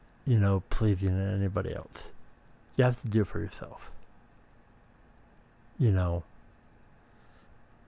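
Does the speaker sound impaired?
Yes: speech impediment.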